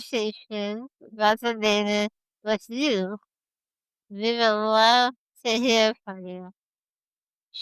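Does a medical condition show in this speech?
Yes: spinal muscular atrophy type 1, severe.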